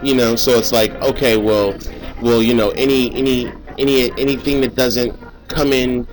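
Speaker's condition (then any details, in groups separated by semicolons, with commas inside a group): No condition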